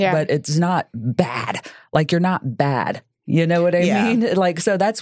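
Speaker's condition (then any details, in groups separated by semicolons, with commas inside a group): No condition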